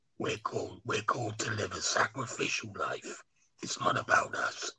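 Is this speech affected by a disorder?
Yes: laryngectomy after cancer; speaks and street preaches without voice box.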